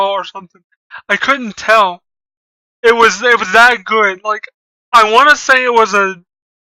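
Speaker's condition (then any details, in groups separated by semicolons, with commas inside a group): Cerebral palsy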